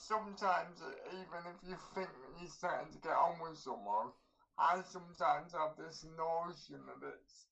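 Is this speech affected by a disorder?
Yes: cerebral palsy; speaks using face muscles, looks in pain, sounds like crying, less clear when excited, projects voice in noise.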